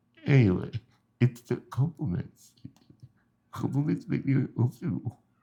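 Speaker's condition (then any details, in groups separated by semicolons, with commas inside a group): Spinal muscular atrophy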